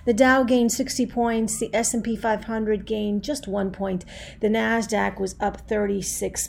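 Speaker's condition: No condition

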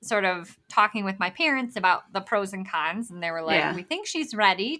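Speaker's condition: Bilateral cleft lip and palate; later surgery result improved but not perfect

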